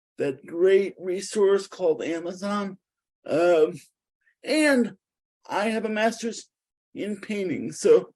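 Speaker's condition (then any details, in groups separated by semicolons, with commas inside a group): Cerebral palsy; spastic type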